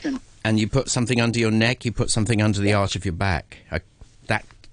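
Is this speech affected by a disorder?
No.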